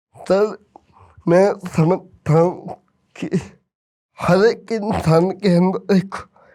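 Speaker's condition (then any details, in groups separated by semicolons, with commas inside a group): Cerebral palsy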